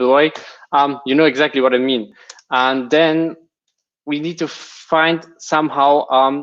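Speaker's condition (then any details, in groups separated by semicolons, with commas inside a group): No condition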